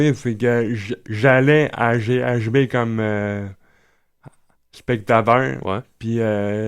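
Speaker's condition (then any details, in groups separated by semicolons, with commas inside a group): Cerebral palsy; from birth, oxygen lack, legs weak, learning difficulties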